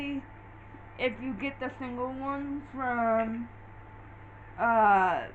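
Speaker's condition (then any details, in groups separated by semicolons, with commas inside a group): Cerebral palsy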